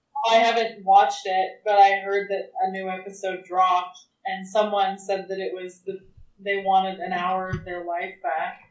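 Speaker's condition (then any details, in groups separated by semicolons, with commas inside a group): No condition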